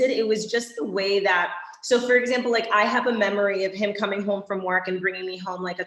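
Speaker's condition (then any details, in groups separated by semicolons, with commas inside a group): No condition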